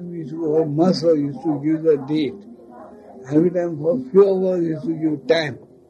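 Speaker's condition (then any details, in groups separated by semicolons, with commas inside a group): Speech loss after head injury; head injury from car accident, unconscious after accident, speech lost after accident; very difficult to utter words, heavy speech, listeners say understandable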